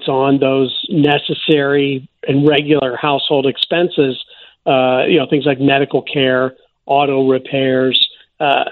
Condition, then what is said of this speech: No condition.